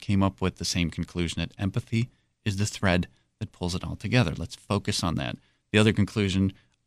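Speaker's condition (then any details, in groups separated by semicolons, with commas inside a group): No condition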